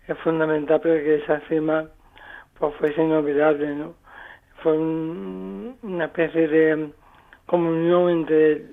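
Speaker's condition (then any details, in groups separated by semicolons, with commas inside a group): Amyotrophic lateral sclerosis; diagnosed three years ago; still able to attempt climb of Picu Urriellu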